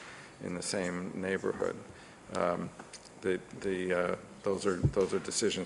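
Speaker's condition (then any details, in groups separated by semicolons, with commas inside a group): No condition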